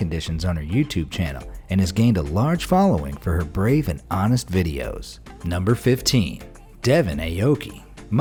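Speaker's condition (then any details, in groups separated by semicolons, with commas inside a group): No condition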